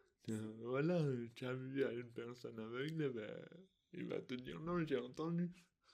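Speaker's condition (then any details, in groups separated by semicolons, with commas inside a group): Dystonia; articulation difficulties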